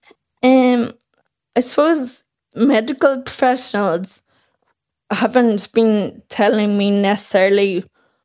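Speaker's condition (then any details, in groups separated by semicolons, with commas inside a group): Friedreich's ataxia; speech expected to disappear within years, synthetic voice, thickened liquids, possible ventilator expected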